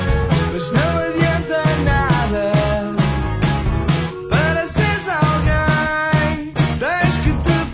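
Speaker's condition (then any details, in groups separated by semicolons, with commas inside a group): No condition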